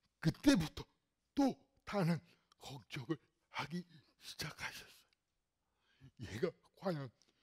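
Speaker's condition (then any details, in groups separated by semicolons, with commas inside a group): Cerebral palsy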